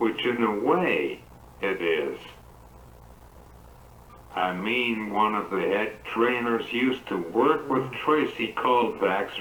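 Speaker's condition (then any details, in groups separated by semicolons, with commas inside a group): Cerebral palsy; quadriplegic, prenatal onset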